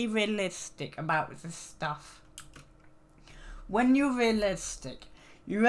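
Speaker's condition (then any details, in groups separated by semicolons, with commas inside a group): Cerebral palsy; needs frequent rest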